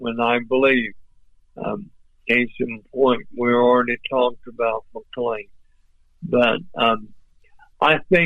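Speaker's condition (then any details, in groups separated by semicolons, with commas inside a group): ALS; voice off but clear and understandable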